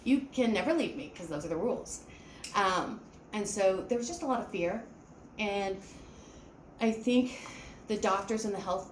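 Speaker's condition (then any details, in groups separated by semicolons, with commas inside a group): No condition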